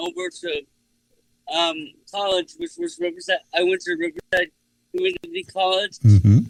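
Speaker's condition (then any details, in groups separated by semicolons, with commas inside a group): Cerebral palsy; speech unaffected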